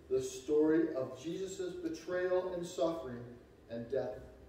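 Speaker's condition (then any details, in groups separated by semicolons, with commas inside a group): No condition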